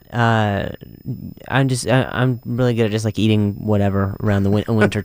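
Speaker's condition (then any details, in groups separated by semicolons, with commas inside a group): Stutter; acquired, softball grounder to throat while playing shortstop, then head hit on ground in fall; many speech therapy classes since, seen pathologists and neurologists, voice teacher helps with singing; singing sometimes helps; repeated sounds, repeated words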